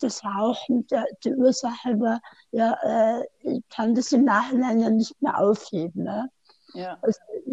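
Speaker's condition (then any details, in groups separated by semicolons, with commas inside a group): Tongue cancer surgery; onset nine years ago, considered cured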